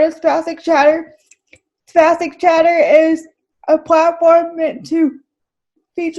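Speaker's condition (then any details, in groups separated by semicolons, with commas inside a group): Cerebral palsy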